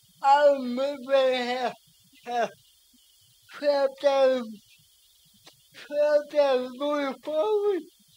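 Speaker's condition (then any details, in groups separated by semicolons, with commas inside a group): Cerebral palsy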